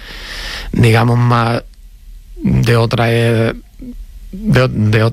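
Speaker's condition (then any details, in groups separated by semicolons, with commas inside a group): Stuttering; stuttering since childhood; mild stuttering; a little stuttering, noticeable during interview; repeated sounds, prolonged sounds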